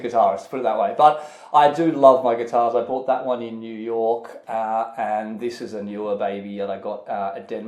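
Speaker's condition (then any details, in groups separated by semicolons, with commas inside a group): No condition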